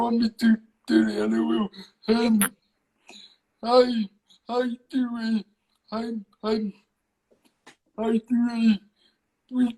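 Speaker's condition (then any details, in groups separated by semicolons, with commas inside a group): Cerebral palsy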